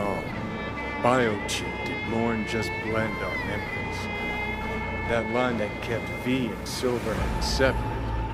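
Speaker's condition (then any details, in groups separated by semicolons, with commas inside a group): No condition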